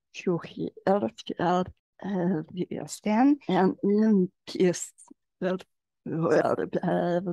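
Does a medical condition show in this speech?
Yes: generalized dystonia.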